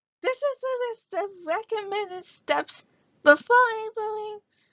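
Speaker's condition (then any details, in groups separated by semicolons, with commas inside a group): Cerebral palsy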